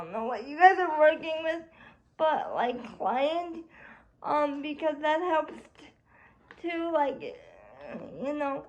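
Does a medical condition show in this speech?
Yes: cerebral palsy; spastic quadriplegia.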